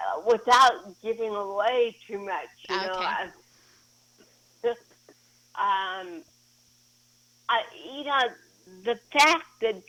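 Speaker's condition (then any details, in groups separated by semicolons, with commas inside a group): Cerebral palsy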